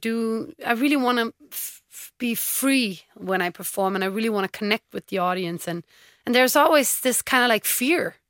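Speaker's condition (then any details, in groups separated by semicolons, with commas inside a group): No condition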